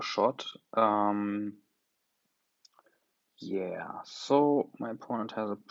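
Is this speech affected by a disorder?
No.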